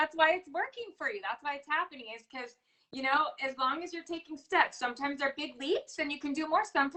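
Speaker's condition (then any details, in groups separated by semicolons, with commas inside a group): No condition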